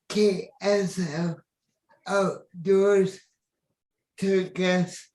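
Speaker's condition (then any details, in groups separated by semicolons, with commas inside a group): Cerebral palsy; wheelchair user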